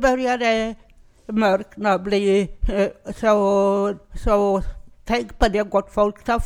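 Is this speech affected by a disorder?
Yes: cerebral palsy; from birth.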